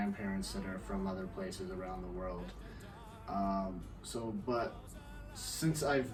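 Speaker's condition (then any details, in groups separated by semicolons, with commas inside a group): No condition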